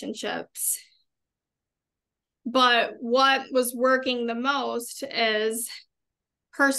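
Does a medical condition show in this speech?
No.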